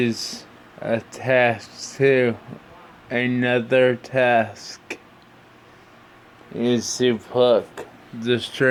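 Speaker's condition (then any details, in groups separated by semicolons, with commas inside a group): Brain injury (brain shearing); tracheostomy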